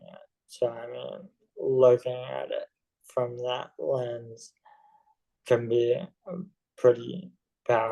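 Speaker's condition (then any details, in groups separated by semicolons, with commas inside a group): ALS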